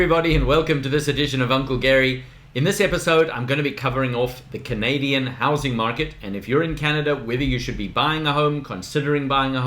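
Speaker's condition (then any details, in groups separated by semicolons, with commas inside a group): No condition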